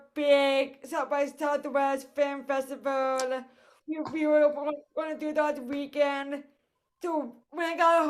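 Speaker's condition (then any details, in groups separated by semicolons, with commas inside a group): Cerebral palsy; voice affected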